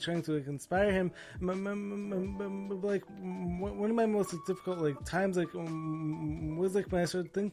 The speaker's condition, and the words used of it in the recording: Stuttering. But, like, seeing me putting myself out there, like even in spite of my speech issues, and still, like, doing this, maybe everything I'm going through right now, like, is actually perfect for me right now.